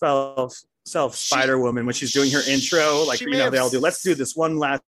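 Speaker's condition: No condition

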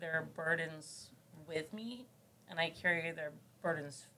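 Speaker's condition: No condition

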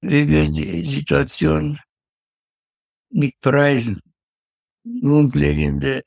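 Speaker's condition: Parkinson's disease; enormous forgetfulness; severe forgetfulness; forgets words mid-sentence

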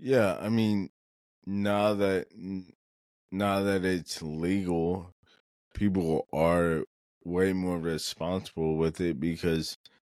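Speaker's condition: Cerebral palsy; muscles needing relaxation, never tried marijuana for it

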